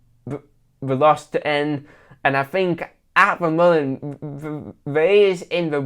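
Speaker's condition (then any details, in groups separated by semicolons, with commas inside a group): Cerebral palsy with stammer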